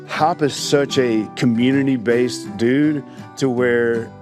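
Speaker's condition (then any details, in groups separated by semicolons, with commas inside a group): No condition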